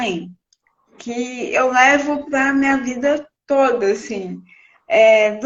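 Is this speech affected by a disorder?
Yes: cerebral palsy.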